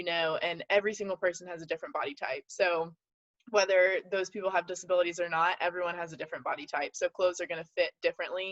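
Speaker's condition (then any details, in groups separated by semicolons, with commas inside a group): No condition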